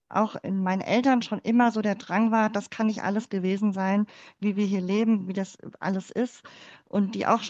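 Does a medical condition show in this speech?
Yes: cleft palate; congenital.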